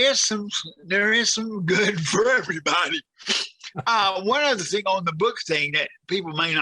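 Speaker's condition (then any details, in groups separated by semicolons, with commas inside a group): Cerebral palsy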